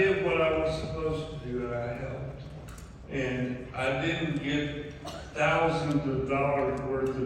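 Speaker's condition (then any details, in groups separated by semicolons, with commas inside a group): ALS; mainly right side and both legs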